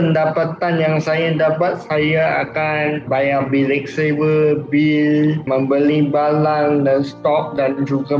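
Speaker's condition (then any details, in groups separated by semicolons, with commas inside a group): Cerebral palsy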